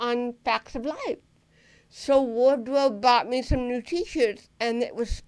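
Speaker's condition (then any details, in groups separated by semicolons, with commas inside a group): Cerebral palsy; lifelong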